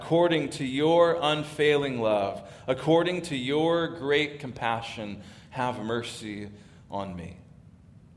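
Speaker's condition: No condition

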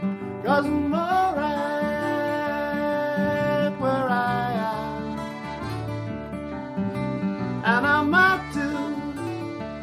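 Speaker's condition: No condition

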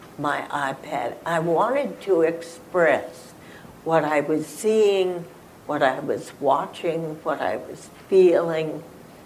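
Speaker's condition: Spasmodic dysphonia; 4 months unable to talk before

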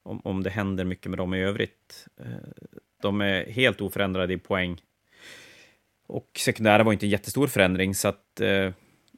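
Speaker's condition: No condition

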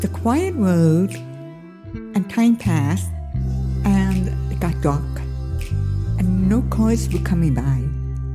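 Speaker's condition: Deafness

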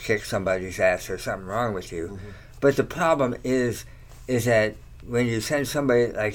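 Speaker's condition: Tongue cancer surgery; many years after treatment

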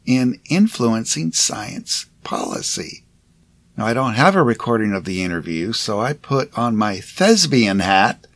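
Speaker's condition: No condition

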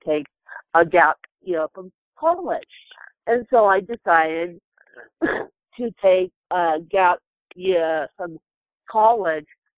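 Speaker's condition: Cerebral palsy; lost ability to walk

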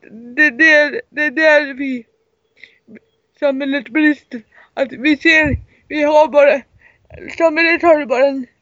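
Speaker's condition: Cerebral palsy; severe, wheelchair user

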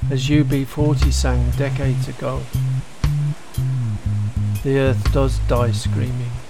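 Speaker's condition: No condition

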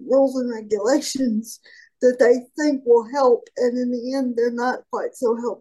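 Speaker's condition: Cerebral palsy; from birth

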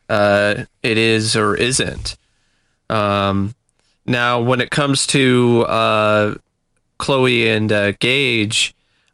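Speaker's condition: No condition

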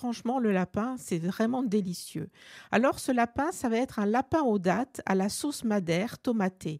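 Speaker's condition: No condition

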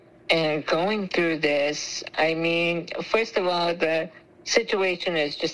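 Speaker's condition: Spinal muscular atrophy; congenital, terminal, given 10 years to live, feeding tube, ventilator, cough assist, suction machine, nebulizers, CPT vest; trouble chewing and swallowing, high choking risk, secretions stay in lungs, fluids via feeding tube

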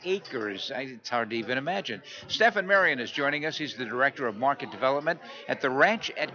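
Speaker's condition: No condition

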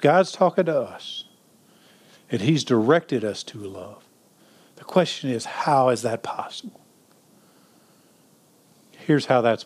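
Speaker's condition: No condition

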